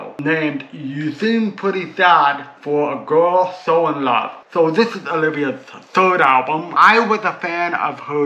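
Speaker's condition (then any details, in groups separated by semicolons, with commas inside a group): Cerebral palsy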